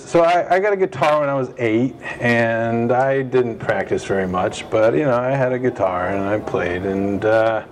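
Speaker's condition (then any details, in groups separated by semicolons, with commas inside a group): No condition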